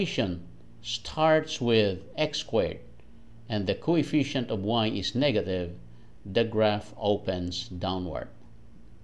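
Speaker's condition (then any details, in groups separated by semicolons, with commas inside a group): No condition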